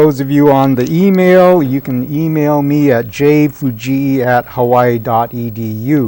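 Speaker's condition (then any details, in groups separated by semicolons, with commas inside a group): No condition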